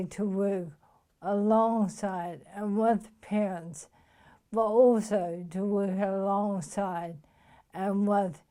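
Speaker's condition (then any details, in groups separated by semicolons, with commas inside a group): Motor neuron disease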